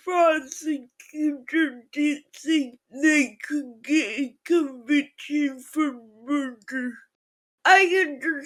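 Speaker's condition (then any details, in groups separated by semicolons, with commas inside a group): Physical speech impairment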